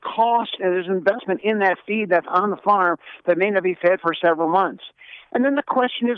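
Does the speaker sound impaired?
No.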